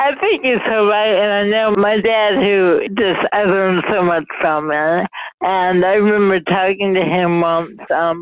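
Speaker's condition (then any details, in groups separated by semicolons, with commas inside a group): Mild cerebral palsy; speech affected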